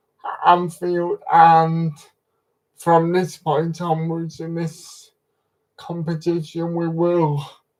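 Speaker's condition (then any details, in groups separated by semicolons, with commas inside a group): Cerebral palsy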